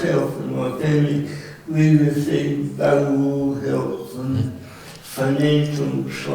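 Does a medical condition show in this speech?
Yes: cerebral palsy; present since birth.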